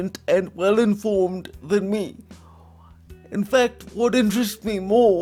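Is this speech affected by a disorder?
Yes: quadriplegic cerebral palsy, severe.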